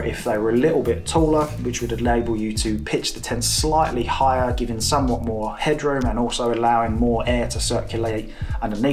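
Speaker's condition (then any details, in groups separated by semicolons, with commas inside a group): No condition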